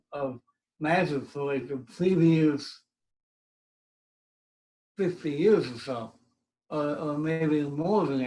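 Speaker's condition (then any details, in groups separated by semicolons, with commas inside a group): Cerebral palsy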